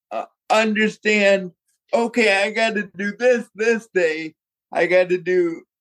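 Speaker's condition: Cerebral palsy; born prematurely at 3 pounds 7 ounces

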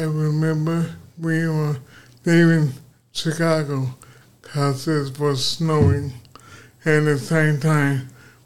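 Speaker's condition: Aphasia; aphasia after four strokes, first the worst, arms and slurred speech, later vision and balance; on warfarin after third stroke linked to previous medication, blood clots, transfusions, neck problems; speech strengthened through recovery, now speaking on podcast

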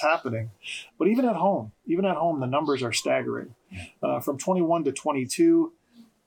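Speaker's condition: No condition

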